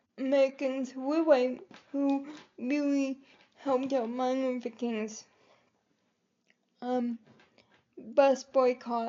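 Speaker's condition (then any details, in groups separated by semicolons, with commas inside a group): Cerebral palsy; quadriplegic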